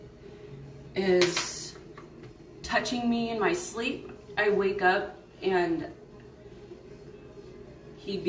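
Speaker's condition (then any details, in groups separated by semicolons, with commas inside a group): No condition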